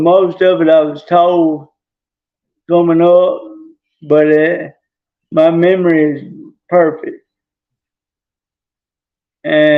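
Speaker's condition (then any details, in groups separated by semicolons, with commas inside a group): Traumatic brain injury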